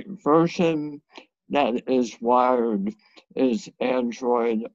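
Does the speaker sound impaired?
Yes: head and neck cancer surgery; five head and neck cancers, radiation, years of toxic chemotherapy, resulting severe dysphagia, no normal meals since.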